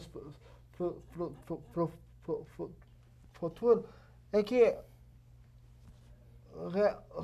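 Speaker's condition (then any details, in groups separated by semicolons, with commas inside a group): Cerebral palsy; age 27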